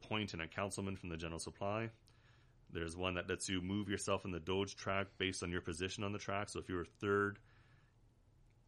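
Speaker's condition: No condition

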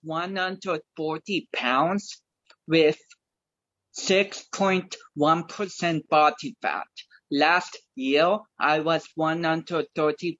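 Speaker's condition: Cerebral palsy; cause: slightly wrapped around neck, affects balance, speech, coordination, childhood walker, wheelchair, crutches, leg braces, helmet, frequent falls

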